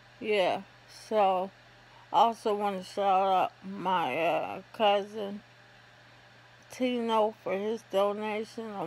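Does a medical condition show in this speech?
Yes: ALS; affects hands.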